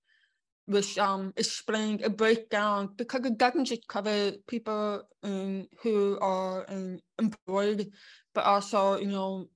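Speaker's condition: Born deaf; congenital deafness

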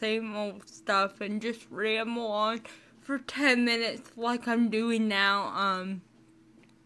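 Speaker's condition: Cerebral palsy; chronic illness and disability

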